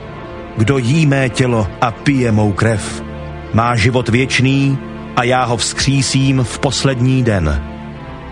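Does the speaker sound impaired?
No.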